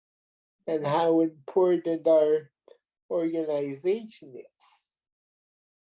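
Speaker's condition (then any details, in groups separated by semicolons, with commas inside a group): Cerebral palsy; premature birth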